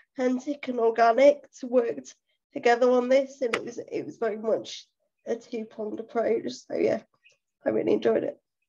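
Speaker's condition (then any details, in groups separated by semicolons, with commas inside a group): Cerebral palsy; full-time wheelchair user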